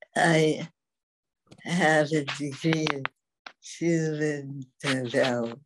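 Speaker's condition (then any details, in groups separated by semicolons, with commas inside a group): Dystonia; affects walking and speech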